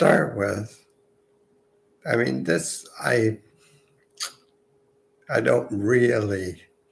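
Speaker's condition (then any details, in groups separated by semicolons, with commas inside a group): Multiple sclerosis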